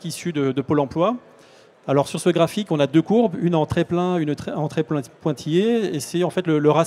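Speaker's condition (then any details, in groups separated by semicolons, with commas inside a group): No condition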